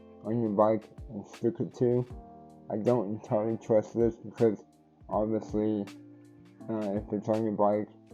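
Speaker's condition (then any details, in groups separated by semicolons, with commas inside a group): Cerebral palsy; tends to mess up words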